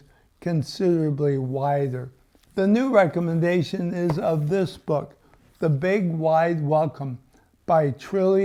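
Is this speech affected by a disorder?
Yes: ALS.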